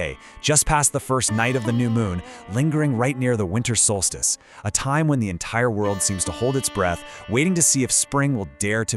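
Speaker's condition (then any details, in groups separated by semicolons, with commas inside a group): No condition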